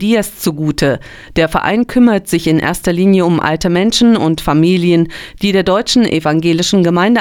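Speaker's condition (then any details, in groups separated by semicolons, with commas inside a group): No condition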